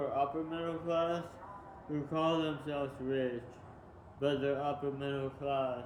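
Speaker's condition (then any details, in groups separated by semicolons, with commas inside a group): Tongue cancer surgery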